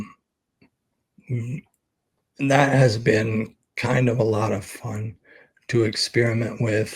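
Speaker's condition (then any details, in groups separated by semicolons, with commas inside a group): ALS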